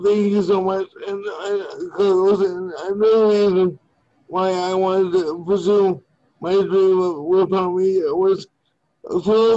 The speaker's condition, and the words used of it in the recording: Cerebral palsy. For me, I can't walk, and I have a slave to be speech impairment, and affect my limbs